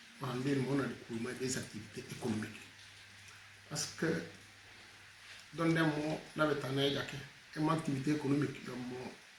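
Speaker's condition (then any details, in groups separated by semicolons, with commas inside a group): No condition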